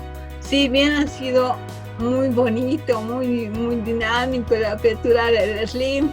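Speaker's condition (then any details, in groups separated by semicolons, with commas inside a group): Cerebral palsy from birth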